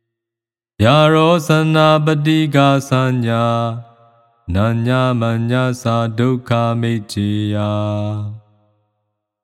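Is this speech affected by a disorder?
No.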